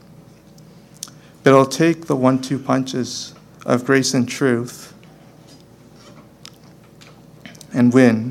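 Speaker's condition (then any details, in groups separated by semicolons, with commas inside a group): No condition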